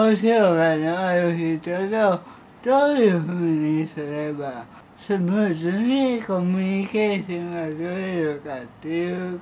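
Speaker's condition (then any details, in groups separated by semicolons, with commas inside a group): Cerebral palsy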